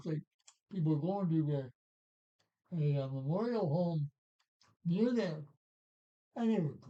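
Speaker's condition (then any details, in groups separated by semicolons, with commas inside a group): Parkinson's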